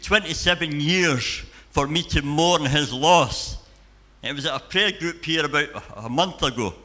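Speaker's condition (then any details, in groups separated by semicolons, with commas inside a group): Cleft palate and cleft lip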